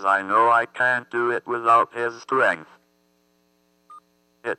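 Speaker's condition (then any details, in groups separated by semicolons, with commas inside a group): Athetoid cerebral palsy; thumb surgery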